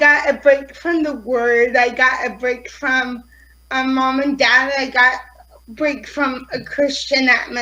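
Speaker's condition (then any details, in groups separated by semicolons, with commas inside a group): Cerebral palsy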